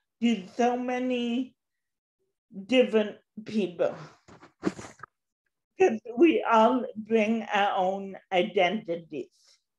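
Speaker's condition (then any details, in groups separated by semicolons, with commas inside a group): Cerebral palsy; since birth, walks with walker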